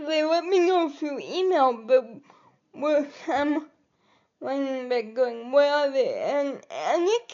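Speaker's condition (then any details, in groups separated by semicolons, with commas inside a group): Cerebral palsy; able to articulate and speak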